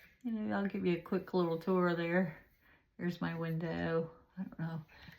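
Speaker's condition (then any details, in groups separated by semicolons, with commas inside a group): No condition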